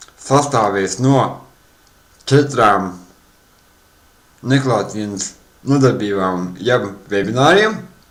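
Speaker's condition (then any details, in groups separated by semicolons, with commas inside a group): Cerebral palsy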